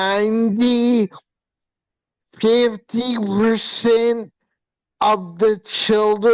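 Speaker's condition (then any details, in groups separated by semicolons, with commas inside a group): Hydrocephalus with shunt failure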